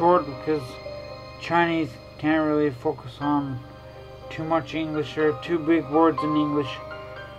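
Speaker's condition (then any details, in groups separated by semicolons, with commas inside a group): Traumatic brain injury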